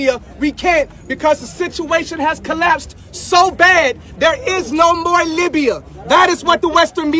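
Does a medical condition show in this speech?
No.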